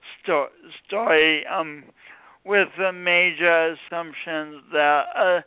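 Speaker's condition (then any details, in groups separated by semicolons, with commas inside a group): Speech impediment from birth injury; born few weeks early, oxygen loss on way to emergency room, coordination differences; speech impediment present, comfortable with own voice; speech impediment sounding unlike a regional accent, not a Midwestern accent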